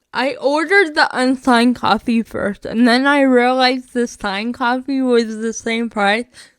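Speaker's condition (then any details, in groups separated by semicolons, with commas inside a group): Spastic cerebral palsy, mixed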